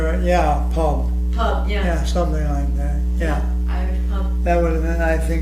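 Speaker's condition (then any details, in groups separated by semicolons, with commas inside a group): ALS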